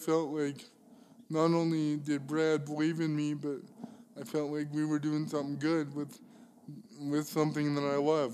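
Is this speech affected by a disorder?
Yes: cerebral palsy; poor typing ability.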